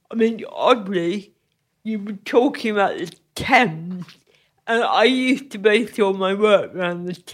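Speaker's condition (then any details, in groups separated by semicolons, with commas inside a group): Cerebral palsy; careful movement needed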